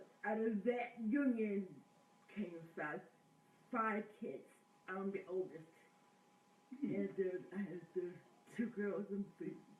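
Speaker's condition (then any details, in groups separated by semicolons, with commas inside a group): Cerebral palsy; diagnosed at 14 months, now 65; speech impediment sometimes noticeable, improved with speech therapy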